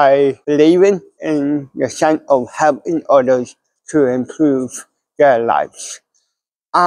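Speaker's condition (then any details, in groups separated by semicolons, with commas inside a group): Cerebral palsy; mild, ataxic type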